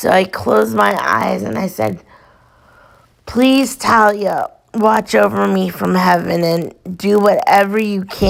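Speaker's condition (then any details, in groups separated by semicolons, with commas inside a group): Cerebral palsy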